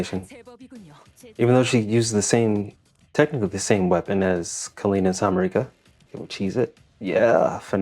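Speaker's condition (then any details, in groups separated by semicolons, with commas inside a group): No condition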